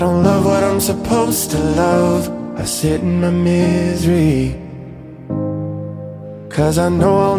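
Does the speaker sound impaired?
No.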